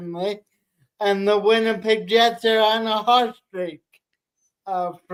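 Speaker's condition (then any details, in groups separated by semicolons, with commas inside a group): Cerebral palsy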